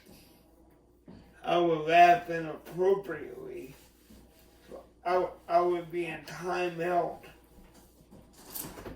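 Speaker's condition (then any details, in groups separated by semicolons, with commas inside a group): Cerebral palsy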